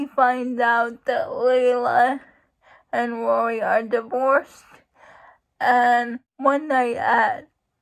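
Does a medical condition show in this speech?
Yes: cerebral palsy; uses wheelchair.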